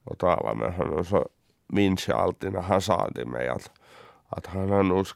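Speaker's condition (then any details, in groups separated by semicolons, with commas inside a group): Cerebral palsy; uses wheelchair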